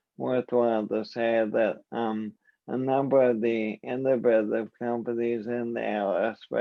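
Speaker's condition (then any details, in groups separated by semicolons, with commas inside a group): ALS; voice and hands affected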